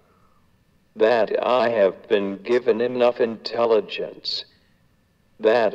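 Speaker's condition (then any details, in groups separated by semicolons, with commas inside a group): Cerebral palsy; diagnosed at eight months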